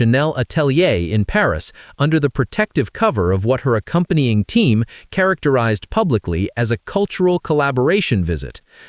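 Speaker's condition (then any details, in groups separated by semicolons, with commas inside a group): No condition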